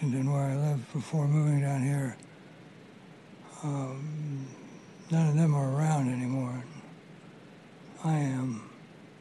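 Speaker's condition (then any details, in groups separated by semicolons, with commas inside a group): Parkinson's disease; about 20 years since onset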